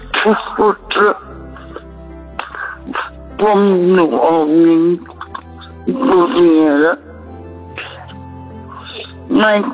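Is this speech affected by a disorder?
Yes: facial dystonia; very painful.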